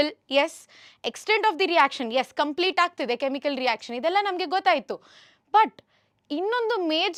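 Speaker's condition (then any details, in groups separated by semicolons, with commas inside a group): No condition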